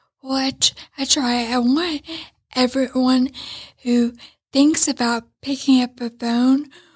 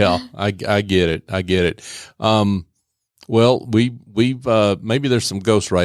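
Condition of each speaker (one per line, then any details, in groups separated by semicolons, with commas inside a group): Traumatic brain injury; head-on vehicle collision; went through rehab
No condition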